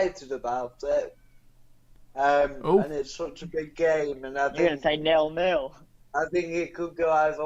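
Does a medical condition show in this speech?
Yes: cerebral palsy; non-progressive.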